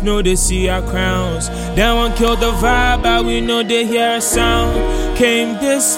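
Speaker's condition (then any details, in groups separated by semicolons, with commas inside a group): No condition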